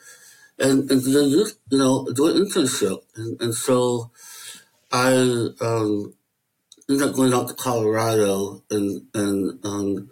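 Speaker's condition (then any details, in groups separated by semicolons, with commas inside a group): Möbius syndrome; incomplete lip closure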